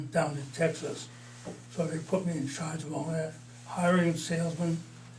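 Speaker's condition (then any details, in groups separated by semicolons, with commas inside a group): Parkinson's disease; mild, about four years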